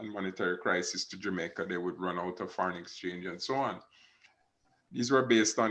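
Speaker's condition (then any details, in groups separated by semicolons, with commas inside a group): No condition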